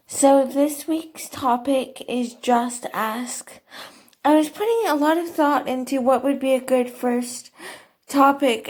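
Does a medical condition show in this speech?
Yes: cerebral palsy; quadriplegia, all four limbs; eats, chews and swallows normally.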